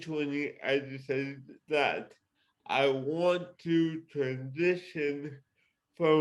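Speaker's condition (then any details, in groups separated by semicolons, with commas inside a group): Cerebral palsy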